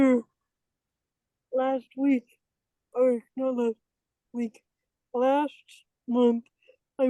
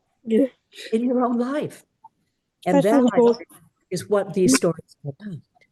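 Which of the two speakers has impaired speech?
The first: cerebral palsy; walks, attends walking therapy.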